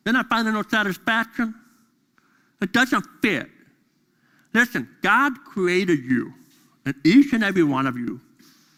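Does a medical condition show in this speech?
Yes: deafness; deaf during school years.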